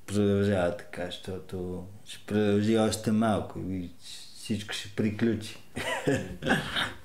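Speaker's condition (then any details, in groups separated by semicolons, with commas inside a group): Cerebral palsy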